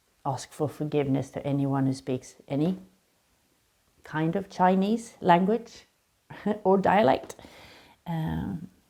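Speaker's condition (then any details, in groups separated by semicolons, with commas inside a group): No condition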